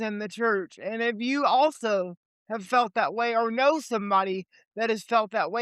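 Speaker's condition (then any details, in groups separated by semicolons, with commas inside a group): Cerebral palsy; limited mobility, legs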